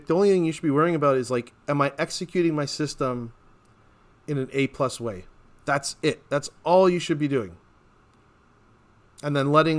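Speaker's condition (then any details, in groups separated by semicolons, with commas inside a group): No condition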